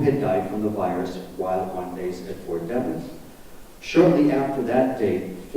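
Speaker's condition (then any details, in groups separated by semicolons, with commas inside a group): No condition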